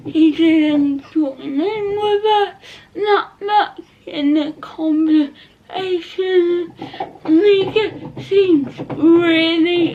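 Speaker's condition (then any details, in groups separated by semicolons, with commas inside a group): Cerebral palsy; not quadriplegic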